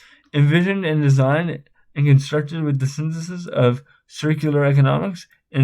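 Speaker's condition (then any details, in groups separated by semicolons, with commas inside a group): Spastic cerebral palsy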